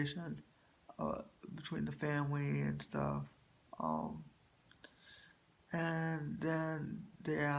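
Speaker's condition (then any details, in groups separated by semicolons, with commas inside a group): Spastic quadriplegic cerebral palsy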